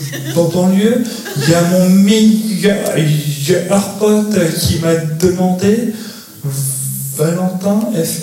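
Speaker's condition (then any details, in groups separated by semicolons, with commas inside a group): Stuttering; stutter since childhood, diagnosed at age four, first misdiagnosed by psychiatrist as Gilles de la Tourette; says word is hard to say, restarts sentence for listeners; repeated sounds, prolonged sounds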